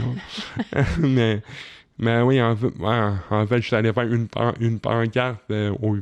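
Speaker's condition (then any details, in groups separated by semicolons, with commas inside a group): Cerebral palsy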